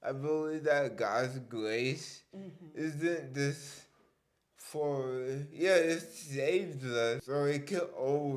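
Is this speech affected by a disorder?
Yes: cerebral palsy.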